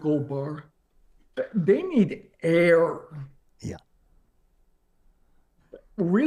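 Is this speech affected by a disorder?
Yes: ALS; progressive, onset leg.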